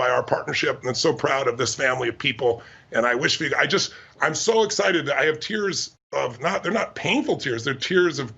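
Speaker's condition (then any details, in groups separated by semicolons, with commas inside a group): No condition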